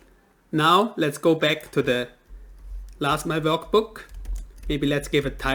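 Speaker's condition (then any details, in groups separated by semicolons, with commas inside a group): No condition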